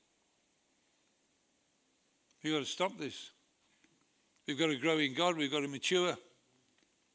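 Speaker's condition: Parkinson's disease; diagnosed by brain scan after failed medical

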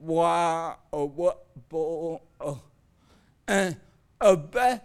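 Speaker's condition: Cerebral palsy

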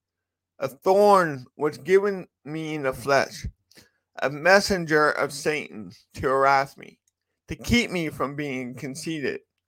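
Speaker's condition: Cerebral palsy; walks with a limp

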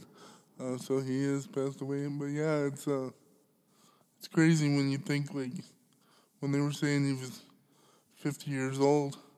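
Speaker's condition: Cerebral palsy; smokes a lot of cannabis

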